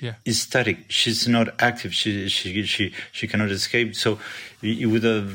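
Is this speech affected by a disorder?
No.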